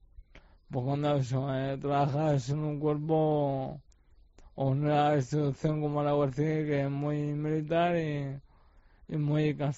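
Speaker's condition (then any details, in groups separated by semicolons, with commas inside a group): ALS; first sign was shoulder pain while practicing judo at his club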